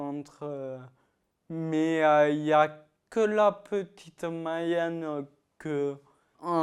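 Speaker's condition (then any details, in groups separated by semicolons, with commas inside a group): Ataxia-telangiectasia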